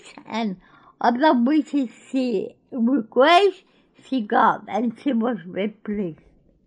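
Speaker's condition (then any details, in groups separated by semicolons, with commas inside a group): Cerebral palsy; cerebral palsy since birth, born in Greece; unable to move without some support; speech problems when young, began talking after attending Gruella school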